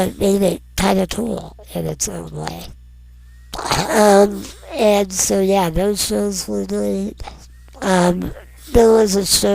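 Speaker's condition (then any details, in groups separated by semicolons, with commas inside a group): Non-progressive muscular dystrophy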